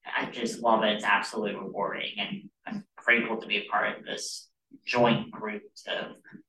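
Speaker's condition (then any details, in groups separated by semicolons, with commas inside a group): Cleft lip and palate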